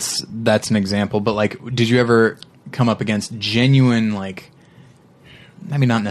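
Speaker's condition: No condition

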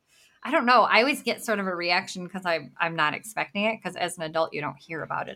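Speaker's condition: Bilateral cleft lip and palate; congenital

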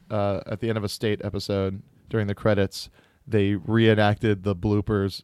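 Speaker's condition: No condition

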